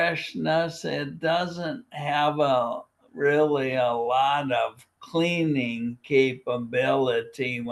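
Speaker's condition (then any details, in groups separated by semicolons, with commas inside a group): Primary lateral sclerosis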